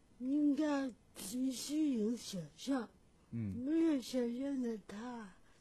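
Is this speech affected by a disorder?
Yes: cerebral palsy; from birth, breech delivery with oxygen deprivation, impaired mobility, handwriting very difficult; unclear articulation, self-described in own poem.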